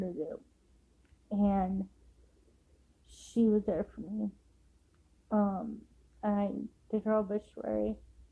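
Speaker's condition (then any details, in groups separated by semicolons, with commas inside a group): Cerebral palsy; affects walking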